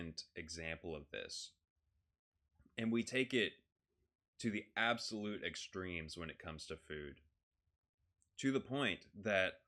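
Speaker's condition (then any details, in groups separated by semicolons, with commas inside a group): No condition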